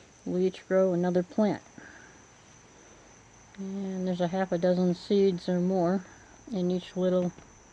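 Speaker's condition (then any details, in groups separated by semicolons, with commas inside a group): No condition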